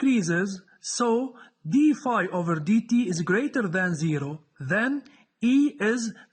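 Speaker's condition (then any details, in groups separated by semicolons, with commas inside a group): No condition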